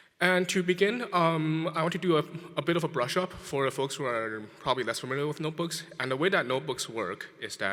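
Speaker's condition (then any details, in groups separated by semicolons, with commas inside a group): No condition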